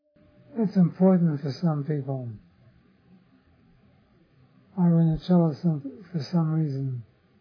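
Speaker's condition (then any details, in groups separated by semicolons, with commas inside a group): Parkinson's disease; others offer remedies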